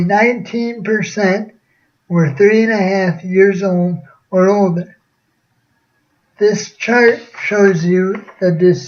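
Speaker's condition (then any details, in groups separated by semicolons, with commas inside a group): Cerebral palsy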